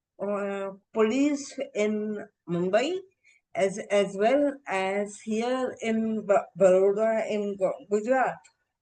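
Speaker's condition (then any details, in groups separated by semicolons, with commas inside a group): Encephalitis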